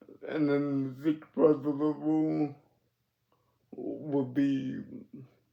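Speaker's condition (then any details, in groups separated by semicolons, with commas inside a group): Cerebral palsy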